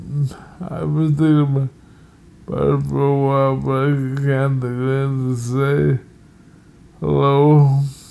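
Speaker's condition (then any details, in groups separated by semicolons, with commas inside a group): Multiple sclerosis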